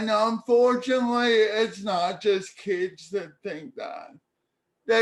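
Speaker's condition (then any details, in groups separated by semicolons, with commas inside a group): Cerebral palsy; speech therapy in childhood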